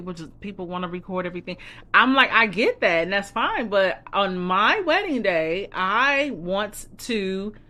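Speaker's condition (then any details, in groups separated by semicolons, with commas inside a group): No condition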